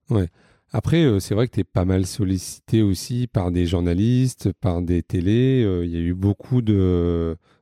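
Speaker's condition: No condition

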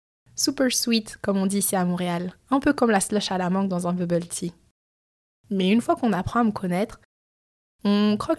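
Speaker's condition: No condition

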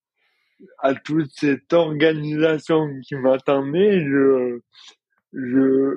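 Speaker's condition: Dystonia; receives injections

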